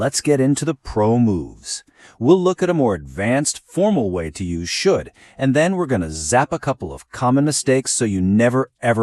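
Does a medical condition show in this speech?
No.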